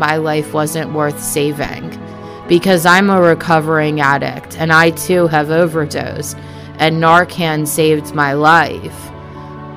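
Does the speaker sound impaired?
No.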